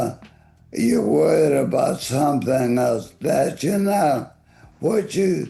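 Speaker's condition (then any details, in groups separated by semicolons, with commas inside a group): ALS; voice affected and fading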